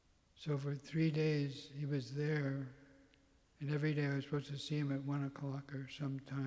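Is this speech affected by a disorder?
Yes: Parkinson's; tremor.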